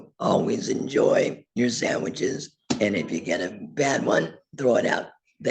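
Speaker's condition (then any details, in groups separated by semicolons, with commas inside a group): Laryngectomy; total laryngectomy, voice prosthesis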